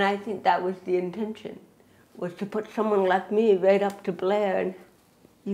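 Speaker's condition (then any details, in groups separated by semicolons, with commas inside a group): Cerebral palsy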